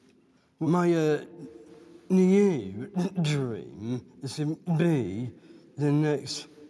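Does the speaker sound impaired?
Yes: Down syndrome; three copies of chromosome 21, from birth; told when very young would never read or speak.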